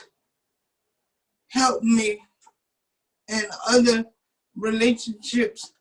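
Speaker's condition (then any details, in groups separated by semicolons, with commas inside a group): Cerebral palsy; uses wheelchair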